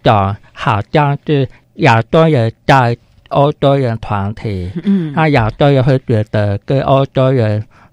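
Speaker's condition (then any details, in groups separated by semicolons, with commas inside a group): Hearing impairment; congenitally deaf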